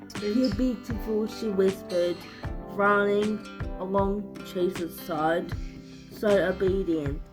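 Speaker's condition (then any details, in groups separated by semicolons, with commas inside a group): Cerebral palsy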